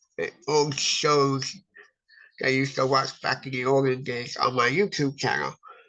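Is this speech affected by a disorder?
Yes: cerebral palsy.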